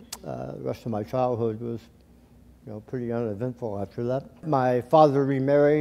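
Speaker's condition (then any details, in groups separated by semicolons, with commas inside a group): Tongue cancer surgery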